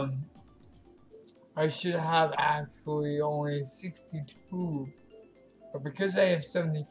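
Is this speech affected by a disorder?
Yes: cerebral palsy; affects legs.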